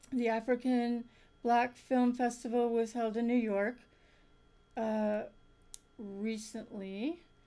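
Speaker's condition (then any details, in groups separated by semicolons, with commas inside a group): No condition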